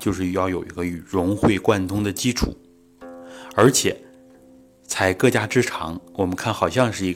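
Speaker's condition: No condition

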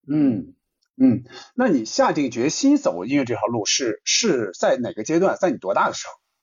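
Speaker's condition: No condition

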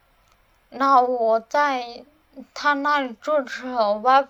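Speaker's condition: Cerebellar atrophy, hereditary; mother

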